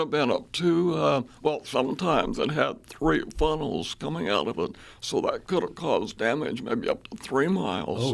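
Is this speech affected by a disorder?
Yes: spasmodic dysphonia; involuntary laryngeal muscle spasms.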